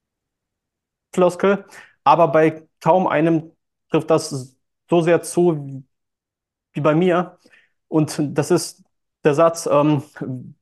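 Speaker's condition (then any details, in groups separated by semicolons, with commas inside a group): Stuttering; since childhood, hard in childhood, youth, school and nearly all speaking situations; speech hangs at times, part-word repetitions; blocks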